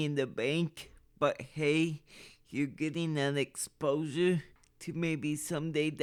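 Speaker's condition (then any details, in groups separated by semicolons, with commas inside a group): Cerebral palsy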